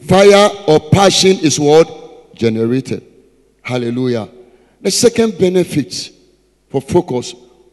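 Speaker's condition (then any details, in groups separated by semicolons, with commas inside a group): No condition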